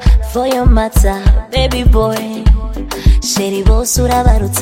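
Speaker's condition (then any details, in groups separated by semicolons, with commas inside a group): No condition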